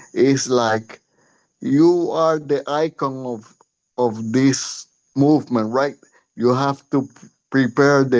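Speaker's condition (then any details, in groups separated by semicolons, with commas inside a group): Cerebral palsy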